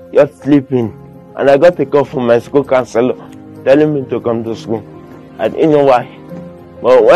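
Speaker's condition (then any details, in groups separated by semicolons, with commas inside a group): Cerebral palsy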